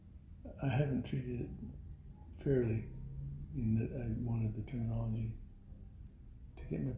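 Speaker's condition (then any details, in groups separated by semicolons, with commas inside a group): Parkinson's; voice weakened by Parkinson's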